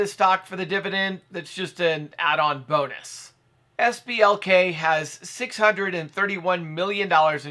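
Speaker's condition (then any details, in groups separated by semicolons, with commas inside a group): No condition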